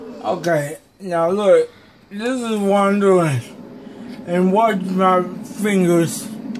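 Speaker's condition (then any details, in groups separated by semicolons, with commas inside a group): Cerebral palsy; may be hard to understand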